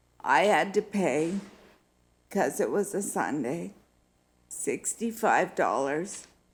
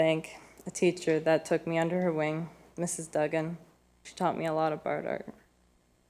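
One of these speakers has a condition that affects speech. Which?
The first: multiple sclerosis; needs time to get voice up.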